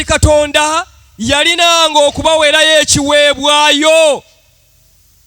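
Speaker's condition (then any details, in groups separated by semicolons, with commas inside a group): No condition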